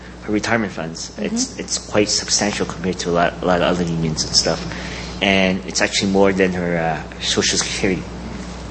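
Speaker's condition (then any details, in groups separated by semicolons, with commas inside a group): Cleft palate; congenital cleft palate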